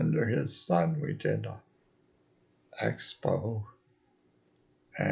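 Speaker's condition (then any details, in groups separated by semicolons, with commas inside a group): Multiple sclerosis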